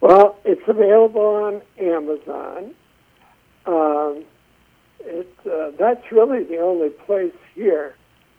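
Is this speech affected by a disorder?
Yes: essential tremor.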